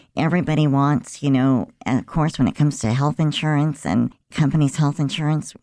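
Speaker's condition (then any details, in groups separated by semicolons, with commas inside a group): Cleft lip and palate; congenital, present since birth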